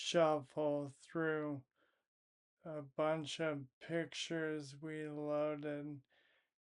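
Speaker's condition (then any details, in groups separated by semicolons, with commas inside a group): Primary lateral sclerosis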